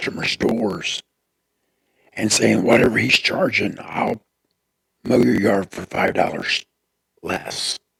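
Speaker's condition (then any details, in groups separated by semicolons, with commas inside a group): Throat cancer; tracheostomy tube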